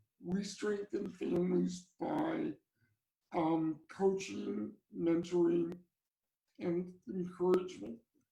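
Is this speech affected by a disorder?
Yes: cerebral palsy; from birth.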